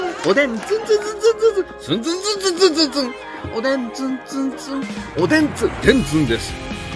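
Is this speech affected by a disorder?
No.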